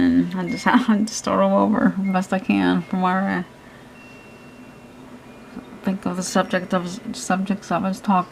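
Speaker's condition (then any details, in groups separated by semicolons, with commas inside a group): Cerebral palsy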